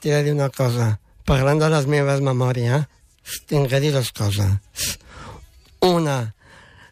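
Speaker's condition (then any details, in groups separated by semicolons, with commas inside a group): Down syndrome; congenital, present from birth, extra chromosome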